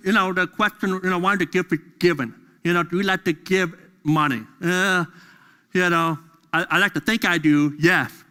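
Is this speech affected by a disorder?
Yes: deafness; deaf during school years.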